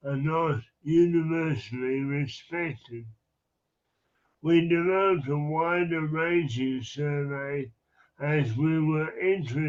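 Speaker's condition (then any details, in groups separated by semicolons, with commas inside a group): Upper motor neuron MND; rare form, upper motor neurons only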